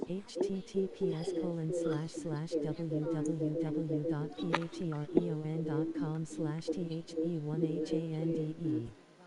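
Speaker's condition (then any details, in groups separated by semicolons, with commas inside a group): No condition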